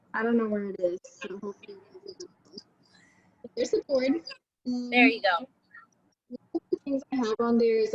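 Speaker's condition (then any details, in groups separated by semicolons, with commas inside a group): No condition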